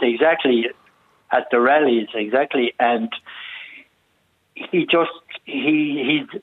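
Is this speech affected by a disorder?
Yes: stammer; stammer for years, past speech therapy and speech program, Maguire program; still stammers, controlled as best possible, stammer not gone away; stammer with good days and bad days; here repeated sounds.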